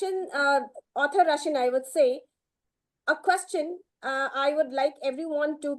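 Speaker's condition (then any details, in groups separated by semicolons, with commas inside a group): No condition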